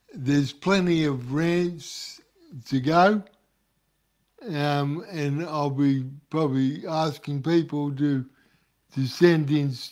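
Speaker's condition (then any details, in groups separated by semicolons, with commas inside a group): Cerebral palsy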